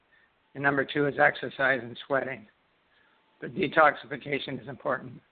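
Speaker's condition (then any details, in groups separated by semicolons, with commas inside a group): Parkinson's disease; left-sided onset, smell and taste loss first, left index finger tremor, no medication, one brain therapy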